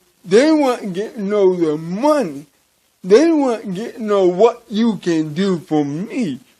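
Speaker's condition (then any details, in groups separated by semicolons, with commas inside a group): Cerebral palsy; from birth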